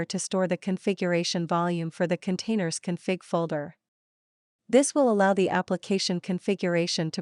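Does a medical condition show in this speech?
No.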